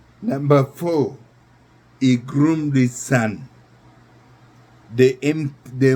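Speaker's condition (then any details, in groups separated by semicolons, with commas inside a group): Neurological disease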